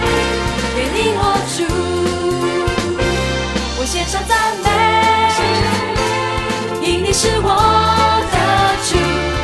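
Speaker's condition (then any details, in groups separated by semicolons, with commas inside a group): No condition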